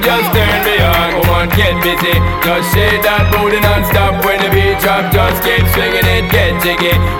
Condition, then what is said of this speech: None; typical speech.